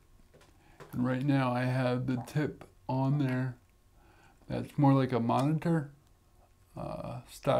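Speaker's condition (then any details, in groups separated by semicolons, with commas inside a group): Cerebral palsy; affects gait and walking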